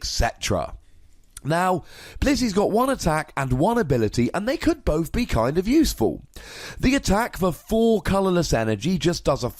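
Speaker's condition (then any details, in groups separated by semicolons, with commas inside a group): No condition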